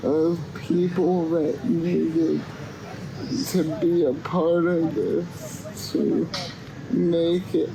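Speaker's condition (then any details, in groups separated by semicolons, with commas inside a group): Cerebral palsy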